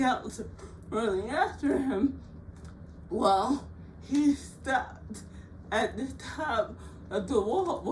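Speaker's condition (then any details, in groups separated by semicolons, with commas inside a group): Cerebral palsy; frequent speech therapy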